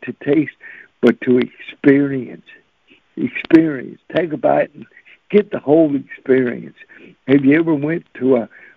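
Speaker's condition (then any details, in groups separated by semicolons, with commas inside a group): Cerebral palsy; since birth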